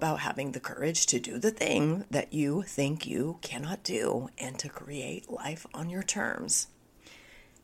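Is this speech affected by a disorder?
Yes: spasmodic dysphonia; onset earlier this year, ongoing; symptoms probably audible in recording, still navigating condition; voice audibly affected.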